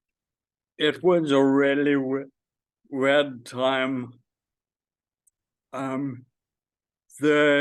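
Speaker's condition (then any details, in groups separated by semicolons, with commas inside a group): Friedreich's ataxia; diagnosed at age 16; does voice exercises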